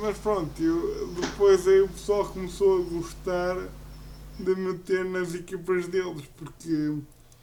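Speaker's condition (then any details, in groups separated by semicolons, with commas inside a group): Cerebral palsy; uses a wheelchair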